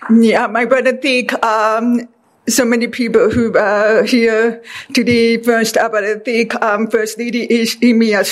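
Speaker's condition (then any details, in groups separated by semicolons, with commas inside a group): Deafness; deaf since childhood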